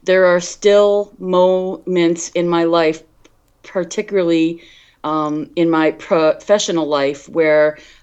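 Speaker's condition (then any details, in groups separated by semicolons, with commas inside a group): Stuttering; stuttering since childhood, onset around age five, covert into early 40s, hiding meant not talking; open about stuttering for about six years, considers self bivert; repetitions of whole words, part-words and phrases, Concerned, frequent um fillers; prolonged sounds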